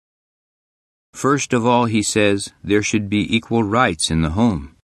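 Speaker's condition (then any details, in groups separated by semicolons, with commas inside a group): No condition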